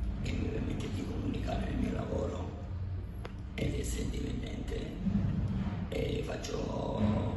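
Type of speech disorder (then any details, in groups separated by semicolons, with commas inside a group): Speech with a voice prosthesis; total laryngectomy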